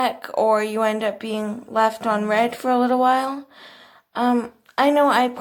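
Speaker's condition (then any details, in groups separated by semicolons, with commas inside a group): Cerebral palsy, athetoid; quadriplegia, all four limbs; eats, chews and swallows normally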